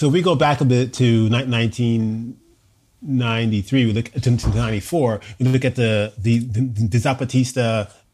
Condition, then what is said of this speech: Stuttering. And then people in my workshops, people in my concerts hear me stutter.